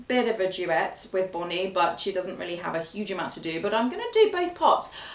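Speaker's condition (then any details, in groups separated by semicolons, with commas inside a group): No condition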